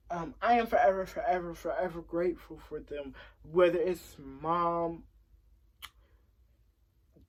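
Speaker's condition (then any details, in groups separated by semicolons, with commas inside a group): Cerebral palsy; since early childhood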